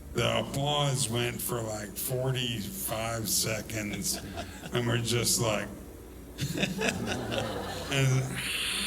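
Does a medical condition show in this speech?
Yes: ALS.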